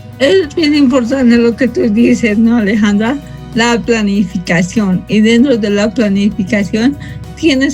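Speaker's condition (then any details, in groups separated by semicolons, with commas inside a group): Cerebral palsy from birth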